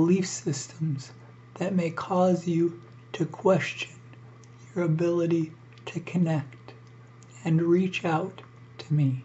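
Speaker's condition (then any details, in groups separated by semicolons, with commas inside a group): ALS; breathing increasingly difficult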